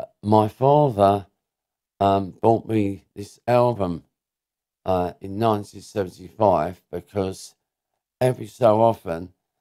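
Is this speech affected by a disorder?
Yes: cerebral palsy; diagnosed as baby.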